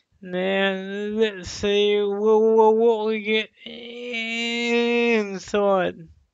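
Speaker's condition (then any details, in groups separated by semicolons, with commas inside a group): Cerebral palsy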